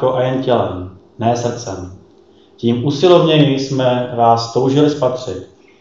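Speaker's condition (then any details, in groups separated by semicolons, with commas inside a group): No condition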